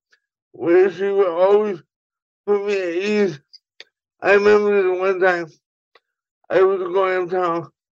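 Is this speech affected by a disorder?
Yes: cerebral palsy; motor skills affected, pain up and down body, everything difficult, formerly helped by Fanta with doors, laundry; voice affected once in a while, talks funny sometimes, mental capability unaffected.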